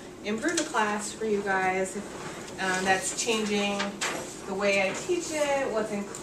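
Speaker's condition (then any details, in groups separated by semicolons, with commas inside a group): No condition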